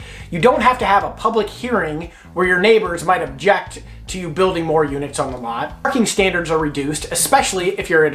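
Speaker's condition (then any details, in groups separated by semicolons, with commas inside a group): No condition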